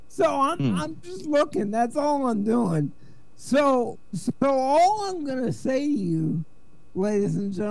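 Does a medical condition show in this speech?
Yes: cerebral palsy.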